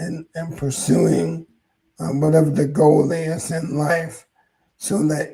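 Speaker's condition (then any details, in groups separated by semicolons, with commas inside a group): ALS; hoarse voice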